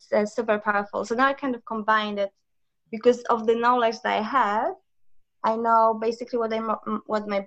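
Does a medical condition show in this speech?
No.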